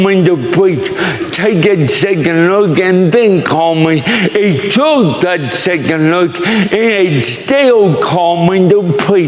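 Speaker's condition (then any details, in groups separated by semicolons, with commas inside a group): Cerebral palsy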